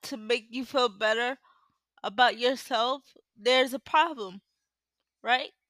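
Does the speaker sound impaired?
Yes: cerebral palsy.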